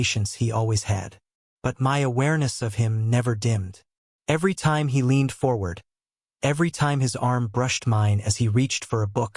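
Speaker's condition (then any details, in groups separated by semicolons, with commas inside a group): No condition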